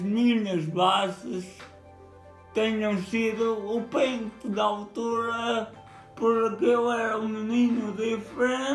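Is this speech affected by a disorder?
Yes: cerebral palsy.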